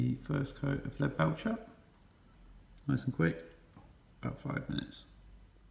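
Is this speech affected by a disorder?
No.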